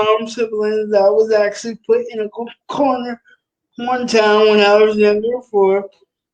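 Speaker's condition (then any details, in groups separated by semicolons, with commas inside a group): Cerebral palsy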